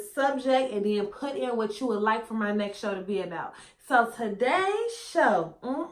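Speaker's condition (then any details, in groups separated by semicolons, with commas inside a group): No condition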